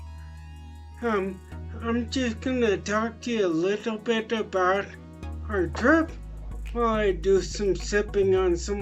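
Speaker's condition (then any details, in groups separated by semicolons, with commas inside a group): Traumatic brain injury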